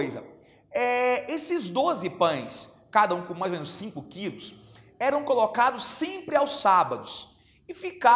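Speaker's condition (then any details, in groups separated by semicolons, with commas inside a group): No condition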